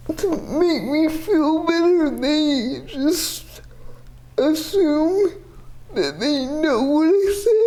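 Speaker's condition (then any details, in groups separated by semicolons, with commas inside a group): Cerebral palsy, severe; quadriplegia with athetoid component, full body involvement, hip surgeries; GMFCS level 4, power wheelchair, walks short distances with walker; articulation affected, may be hard to understand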